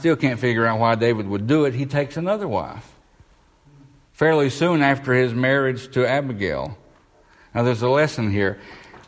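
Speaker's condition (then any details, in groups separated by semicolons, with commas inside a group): No condition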